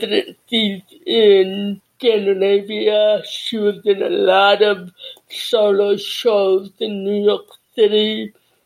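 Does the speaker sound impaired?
Yes: deafness.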